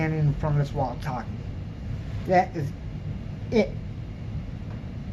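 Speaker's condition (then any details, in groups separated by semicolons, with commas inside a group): Cerebral palsy; mild; speech somewhat unclear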